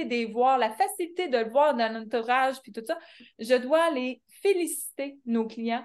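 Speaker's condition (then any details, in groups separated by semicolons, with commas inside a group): No condition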